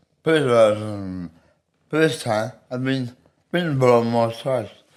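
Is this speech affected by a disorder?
Yes: medication-induced speech impediment.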